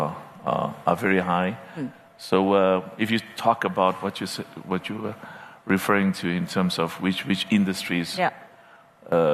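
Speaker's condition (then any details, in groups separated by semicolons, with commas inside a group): No condition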